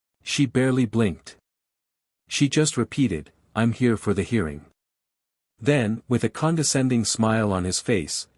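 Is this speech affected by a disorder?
No.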